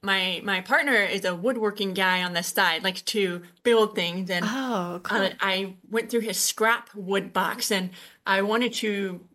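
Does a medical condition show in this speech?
Yes: Usher syndrome, born deaf; Usher syndrome type 2, deaf or hard of hearing from birth, hearing aids from age 2, sign language; diagnosed at 19, retinitis pigmentosa, night blindness.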